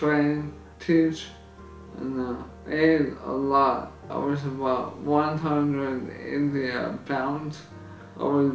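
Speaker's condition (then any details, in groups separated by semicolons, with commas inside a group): ALS; onset in finger, slightly bent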